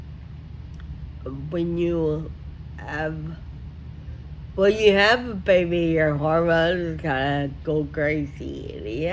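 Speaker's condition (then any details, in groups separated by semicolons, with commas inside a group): Friedreich ataxia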